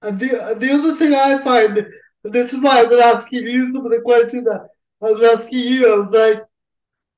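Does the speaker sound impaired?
Yes: cerebral palsy; cerebral palsy since childhood, uses a wheelchair.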